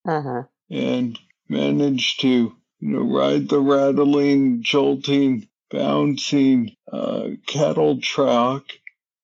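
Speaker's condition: Parkinson's disease, young-onset; clear on good days, slurred words when off, intelligibility varies between episodes

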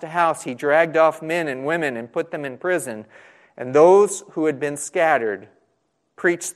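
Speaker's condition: No condition

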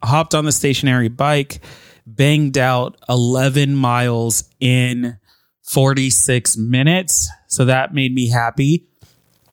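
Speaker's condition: No condition

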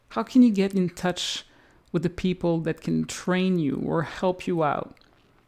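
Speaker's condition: No condition

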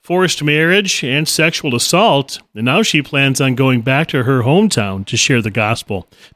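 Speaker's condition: No condition

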